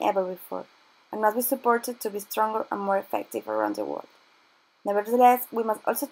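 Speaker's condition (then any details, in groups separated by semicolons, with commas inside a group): No condition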